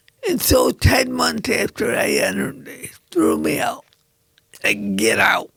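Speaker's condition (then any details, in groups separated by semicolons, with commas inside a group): Cerebral palsy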